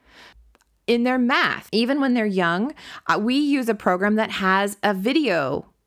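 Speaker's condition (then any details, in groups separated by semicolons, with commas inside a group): No condition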